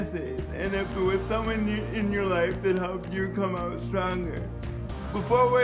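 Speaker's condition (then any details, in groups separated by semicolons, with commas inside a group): Cerebral palsy; from birth, affects communication, physical challenges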